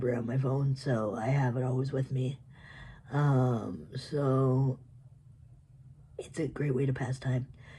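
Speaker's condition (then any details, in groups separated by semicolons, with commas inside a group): Cerebral palsy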